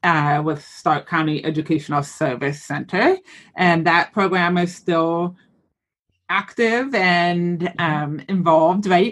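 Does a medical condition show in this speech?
Yes: hearing loss with cochlear implant; lifelong hearing loss, cochlear implant left ear, hearing aid right ear; recent cochlear implant surgery, decided on implant because hearing had decreased.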